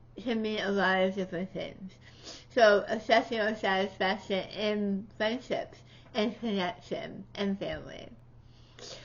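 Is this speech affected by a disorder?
Yes: tongue cancer surgery; partial glossectomy, over half tongue removed.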